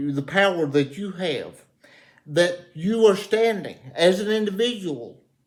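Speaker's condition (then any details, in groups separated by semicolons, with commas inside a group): Cerebral palsy; uses wheelchair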